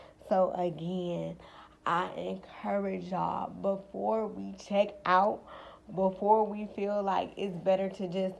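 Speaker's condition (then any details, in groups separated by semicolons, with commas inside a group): Cerebral palsy, spastic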